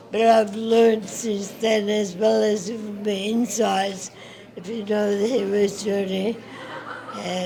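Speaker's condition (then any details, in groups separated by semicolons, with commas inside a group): Acquired brain injury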